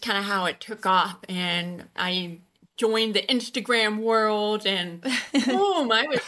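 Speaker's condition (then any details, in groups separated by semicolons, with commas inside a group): Usher syndrome, born deaf; born deaf or hard of hearing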